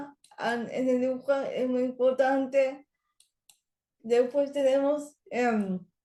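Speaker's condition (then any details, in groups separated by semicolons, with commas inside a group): Cerebral palsy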